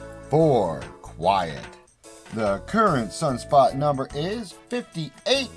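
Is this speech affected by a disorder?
No.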